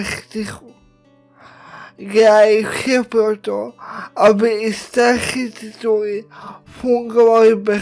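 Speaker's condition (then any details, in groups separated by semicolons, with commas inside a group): Cerebral palsy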